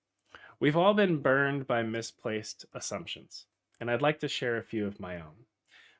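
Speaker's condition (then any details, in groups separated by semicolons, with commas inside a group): No condition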